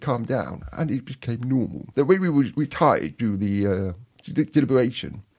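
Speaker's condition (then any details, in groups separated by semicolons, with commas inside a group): Profound deafness; born profoundly deaf, hearing parents, cochlear implant, learnt to speak rather than sign, lip-reads; learnt to speak through hard work in childhood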